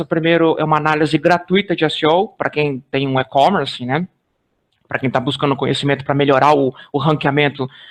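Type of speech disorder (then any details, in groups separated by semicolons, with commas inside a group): None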